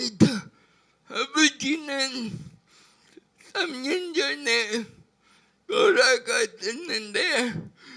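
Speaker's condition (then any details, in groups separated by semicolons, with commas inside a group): Brain lesion disability grade 1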